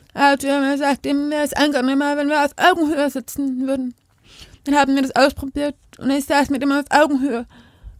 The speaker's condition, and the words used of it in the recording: Deafness. Ja, ich spreche, aber ich gebärde trotzdem.